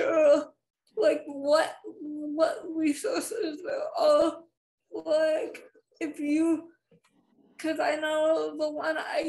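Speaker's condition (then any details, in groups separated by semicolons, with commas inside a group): Spastic cerebral palsy; spastic, all four limbs, wheelchair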